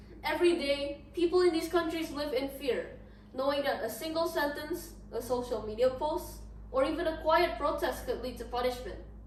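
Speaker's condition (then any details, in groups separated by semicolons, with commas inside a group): No condition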